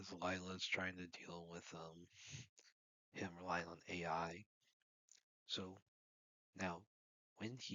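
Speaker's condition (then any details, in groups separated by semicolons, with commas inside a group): No condition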